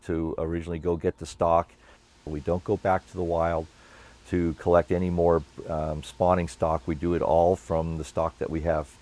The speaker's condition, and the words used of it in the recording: No condition.